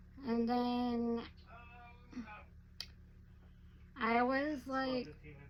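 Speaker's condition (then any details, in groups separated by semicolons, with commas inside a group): Werdnig-Hoffmann disease type 2; type 2 spinal muscular atrophy, since childhood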